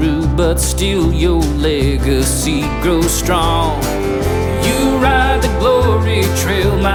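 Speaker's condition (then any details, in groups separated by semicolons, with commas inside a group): No condition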